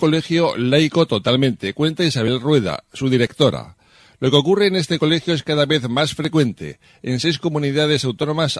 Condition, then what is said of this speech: None; typical speech.